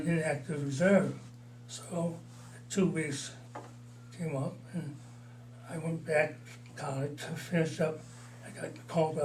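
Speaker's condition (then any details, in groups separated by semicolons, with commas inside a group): Parkinson's disease, mild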